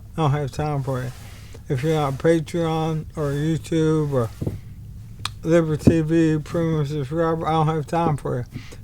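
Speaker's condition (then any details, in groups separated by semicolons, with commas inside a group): ALS; bulbar-upper onset, tongue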